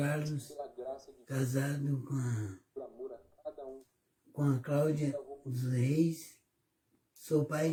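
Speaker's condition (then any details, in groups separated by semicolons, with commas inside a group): Cerebellar ataxia; degenerative hereditary form; diagnosed nine years ago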